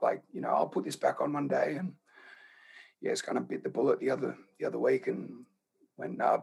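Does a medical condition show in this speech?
Yes: laryngeal cancer; croaky voice, speaks at low tone, hard to project voice.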